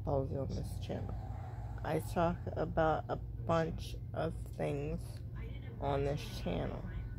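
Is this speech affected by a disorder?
Yes: cerebral palsy.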